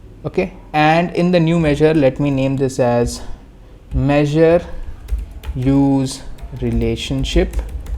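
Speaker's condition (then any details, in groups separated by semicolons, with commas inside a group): No condition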